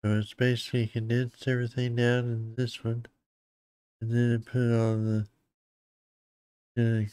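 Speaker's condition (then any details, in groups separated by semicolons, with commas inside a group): Parkinson's disease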